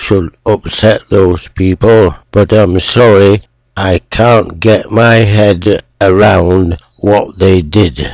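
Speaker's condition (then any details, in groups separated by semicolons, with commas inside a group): Motor neuron disease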